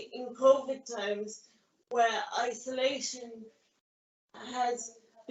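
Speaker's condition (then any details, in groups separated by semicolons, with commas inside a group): Cerebral palsy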